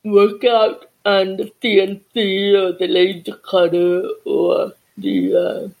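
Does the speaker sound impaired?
Yes: cerebral palsy and deafness.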